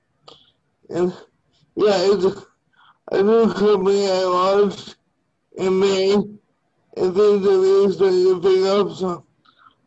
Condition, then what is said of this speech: Cerebral palsy. For me, I can't walk, and I have a slave to be speech impairment, and affect my limbs